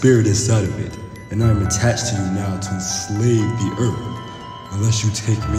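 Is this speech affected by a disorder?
No.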